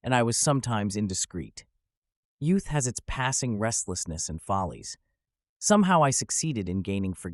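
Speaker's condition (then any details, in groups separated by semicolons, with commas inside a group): No condition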